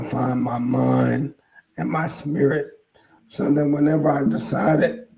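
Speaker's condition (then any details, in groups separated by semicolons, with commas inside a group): ALS; about ten years since diagnosis, wears braces; hoarse voice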